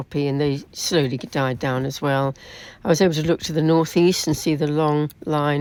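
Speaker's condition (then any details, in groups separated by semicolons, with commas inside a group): No condition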